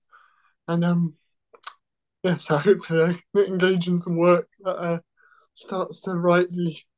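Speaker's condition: Cerebral palsy

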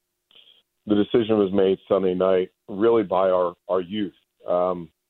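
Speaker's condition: No condition

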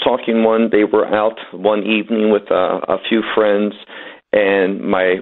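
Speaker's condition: No condition

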